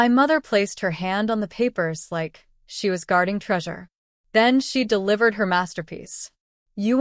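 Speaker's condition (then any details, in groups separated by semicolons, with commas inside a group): No condition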